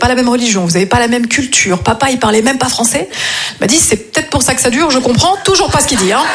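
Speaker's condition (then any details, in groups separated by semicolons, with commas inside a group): No condition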